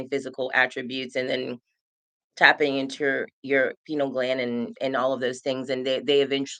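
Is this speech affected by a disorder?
No.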